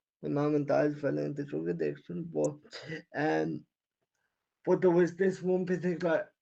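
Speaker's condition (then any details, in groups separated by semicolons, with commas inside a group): Cerebral palsy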